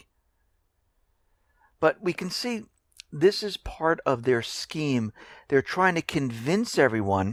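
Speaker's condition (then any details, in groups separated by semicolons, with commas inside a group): No condition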